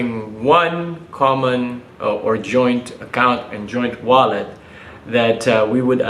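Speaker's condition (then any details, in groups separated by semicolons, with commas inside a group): No condition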